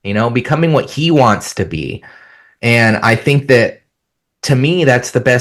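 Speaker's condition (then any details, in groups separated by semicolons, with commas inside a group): No condition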